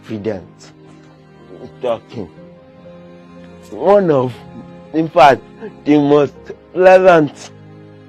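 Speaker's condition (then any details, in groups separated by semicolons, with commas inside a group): Cerebral palsy; limits movement and coordination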